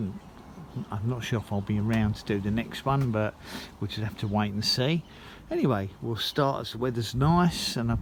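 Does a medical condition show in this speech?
No.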